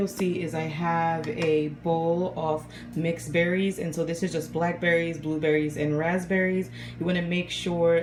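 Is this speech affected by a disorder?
No.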